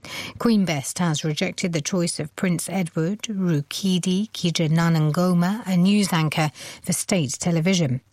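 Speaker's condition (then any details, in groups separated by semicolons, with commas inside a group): No condition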